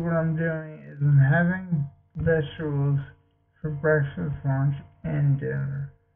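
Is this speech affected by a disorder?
Yes: multiple sclerosis.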